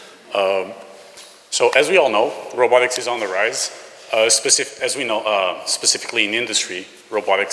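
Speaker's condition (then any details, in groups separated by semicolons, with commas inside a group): No condition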